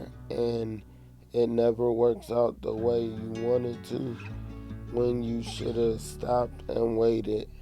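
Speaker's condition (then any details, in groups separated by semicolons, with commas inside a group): Cerebral palsy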